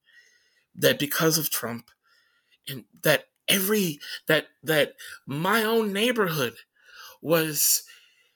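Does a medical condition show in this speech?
Yes: stutter; here repeated words, prolonged sounds.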